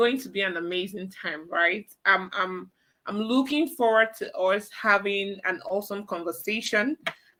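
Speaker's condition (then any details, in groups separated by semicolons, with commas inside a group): No condition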